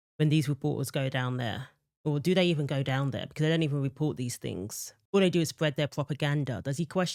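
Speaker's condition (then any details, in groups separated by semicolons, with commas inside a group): No condition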